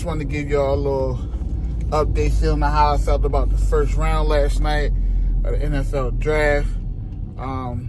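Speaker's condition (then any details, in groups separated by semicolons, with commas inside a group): No condition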